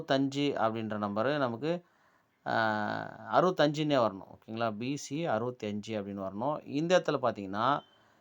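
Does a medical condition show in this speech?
No.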